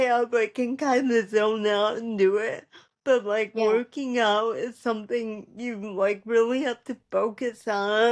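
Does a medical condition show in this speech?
Yes: cerebral palsy; speech therapy as child.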